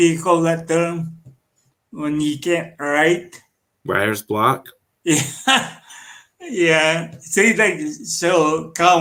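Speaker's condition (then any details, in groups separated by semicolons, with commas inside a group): Cerebral palsy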